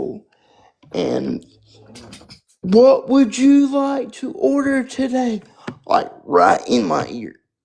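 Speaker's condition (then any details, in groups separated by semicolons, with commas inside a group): Spastic quadriplegic cerebral palsy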